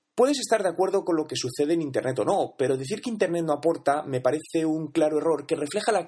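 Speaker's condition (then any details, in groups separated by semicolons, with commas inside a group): No condition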